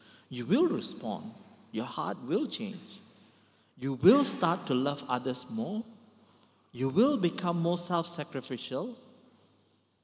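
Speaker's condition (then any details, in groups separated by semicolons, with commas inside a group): No condition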